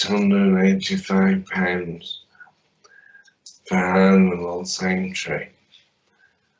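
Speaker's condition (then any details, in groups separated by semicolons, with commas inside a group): Traumatic brain injury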